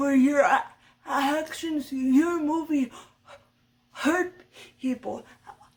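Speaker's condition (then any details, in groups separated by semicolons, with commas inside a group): Cerebral palsy, severe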